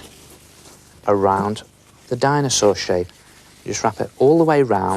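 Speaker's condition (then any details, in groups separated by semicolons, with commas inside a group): No condition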